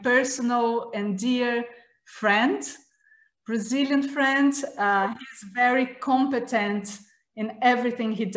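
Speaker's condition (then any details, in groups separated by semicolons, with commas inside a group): No condition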